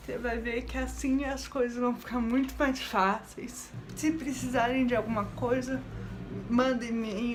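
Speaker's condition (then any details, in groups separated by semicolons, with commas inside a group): Cerebral palsy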